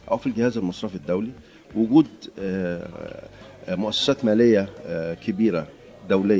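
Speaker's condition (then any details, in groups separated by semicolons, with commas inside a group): No condition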